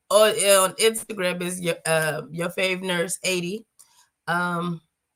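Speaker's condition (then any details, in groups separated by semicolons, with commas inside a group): No condition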